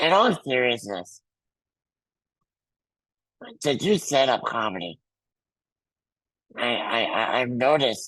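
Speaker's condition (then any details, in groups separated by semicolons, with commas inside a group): Muscular dystrophy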